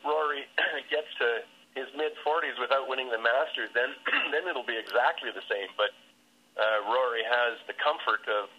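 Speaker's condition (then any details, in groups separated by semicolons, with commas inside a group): No condition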